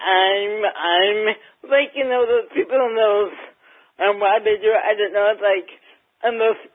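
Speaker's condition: Cerebral palsy, mild

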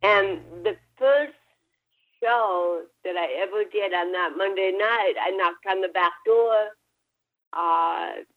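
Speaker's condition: Cerebral palsy; spinal cord surgery last summer

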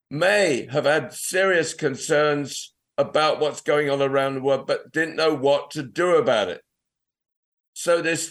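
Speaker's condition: No condition

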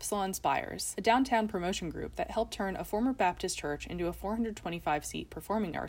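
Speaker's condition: No condition

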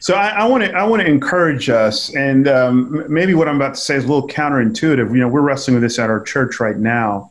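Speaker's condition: No condition

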